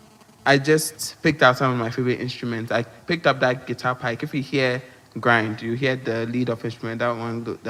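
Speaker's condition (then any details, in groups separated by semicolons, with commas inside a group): No condition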